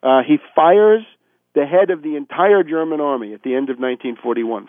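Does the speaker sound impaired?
No.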